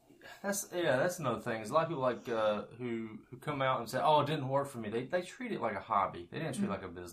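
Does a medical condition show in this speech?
No.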